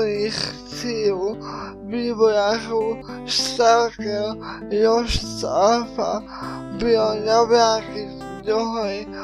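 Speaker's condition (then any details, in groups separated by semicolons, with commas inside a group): Cerebral palsy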